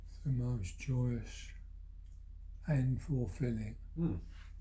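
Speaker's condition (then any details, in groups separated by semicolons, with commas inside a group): Parkinson's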